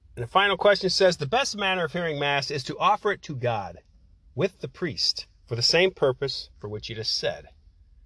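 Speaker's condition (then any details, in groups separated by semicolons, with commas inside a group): No condition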